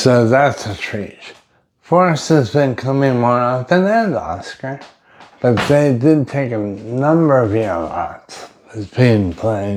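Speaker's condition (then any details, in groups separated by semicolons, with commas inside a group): Brain injury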